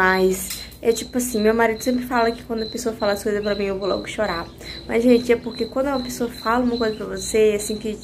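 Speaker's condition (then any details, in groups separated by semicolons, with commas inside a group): No condition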